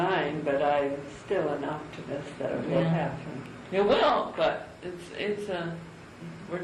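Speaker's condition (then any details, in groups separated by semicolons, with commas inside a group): Cerebral palsy; from birth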